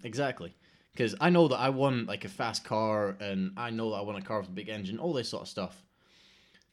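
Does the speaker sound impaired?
No.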